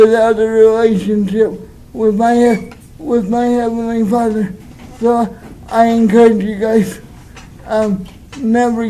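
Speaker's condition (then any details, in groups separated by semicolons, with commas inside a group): Cerebral palsy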